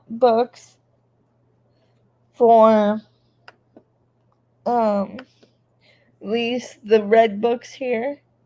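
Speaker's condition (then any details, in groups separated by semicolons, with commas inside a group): Cerebral palsy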